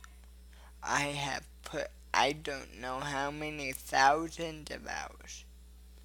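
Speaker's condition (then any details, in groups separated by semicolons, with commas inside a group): Cerebral palsy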